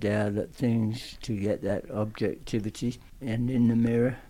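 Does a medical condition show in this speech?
Yes: tongue cancer, aggressive; lasting speech and swallowing problems, still present to a certain extent.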